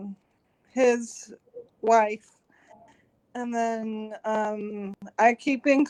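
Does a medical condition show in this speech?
Yes: cerebral palsy; since birth.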